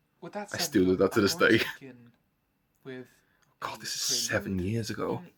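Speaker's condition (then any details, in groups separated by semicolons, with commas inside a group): No condition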